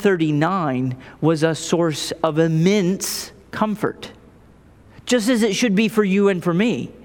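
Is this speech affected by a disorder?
No.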